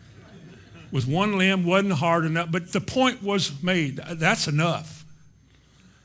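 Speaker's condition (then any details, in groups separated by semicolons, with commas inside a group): No condition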